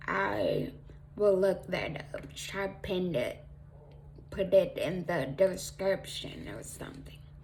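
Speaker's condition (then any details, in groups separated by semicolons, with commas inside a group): Traumatic brain injury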